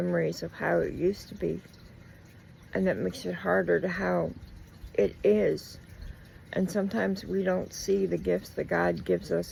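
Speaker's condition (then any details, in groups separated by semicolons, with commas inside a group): Cerebral palsy; speech noticeably atypical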